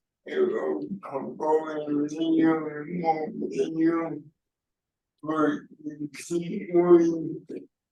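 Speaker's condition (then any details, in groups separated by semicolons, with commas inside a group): Cerebral palsy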